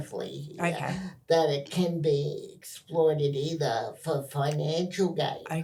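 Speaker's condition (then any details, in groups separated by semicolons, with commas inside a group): Cerebral palsy spastic quadriplegia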